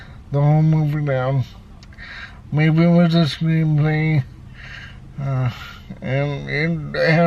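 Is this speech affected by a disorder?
Yes: cerebral palsy.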